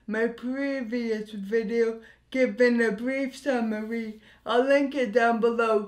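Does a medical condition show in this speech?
Yes: anoxic brain injury.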